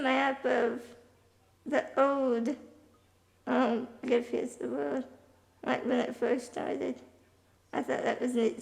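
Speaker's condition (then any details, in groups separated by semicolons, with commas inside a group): Spinal muscular atrophy type 2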